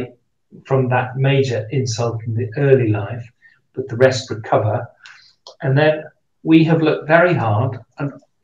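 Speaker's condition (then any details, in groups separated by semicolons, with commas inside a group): No condition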